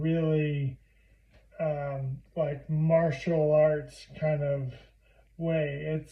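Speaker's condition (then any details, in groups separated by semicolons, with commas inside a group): Primary lateral sclerosis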